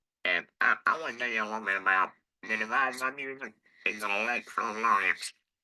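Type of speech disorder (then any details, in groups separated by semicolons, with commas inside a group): Electrolarynx speech; laryngectomy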